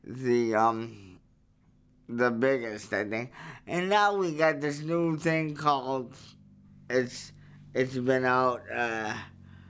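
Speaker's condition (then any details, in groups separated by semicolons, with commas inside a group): Cerebral palsy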